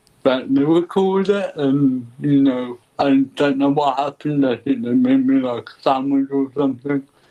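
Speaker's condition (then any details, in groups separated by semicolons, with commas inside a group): Cerebral palsy; ataxic type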